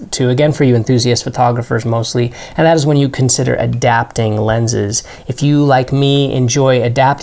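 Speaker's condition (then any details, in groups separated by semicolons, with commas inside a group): No condition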